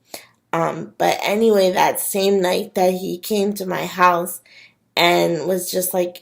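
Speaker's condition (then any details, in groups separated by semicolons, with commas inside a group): Cerebral palsy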